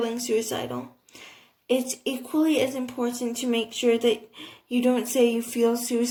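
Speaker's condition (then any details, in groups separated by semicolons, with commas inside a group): Cerebral palsy, athetoid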